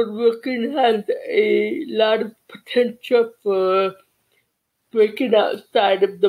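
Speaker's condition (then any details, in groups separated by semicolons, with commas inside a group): Cerebral palsy; childhood speech therapy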